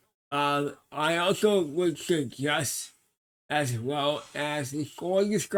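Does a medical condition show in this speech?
Yes: cerebral palsy.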